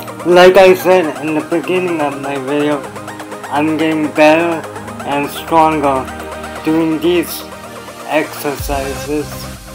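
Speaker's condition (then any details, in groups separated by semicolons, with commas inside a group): Cerebral palsy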